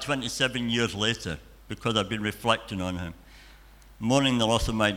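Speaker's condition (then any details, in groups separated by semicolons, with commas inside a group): Cleft palate and cleft lip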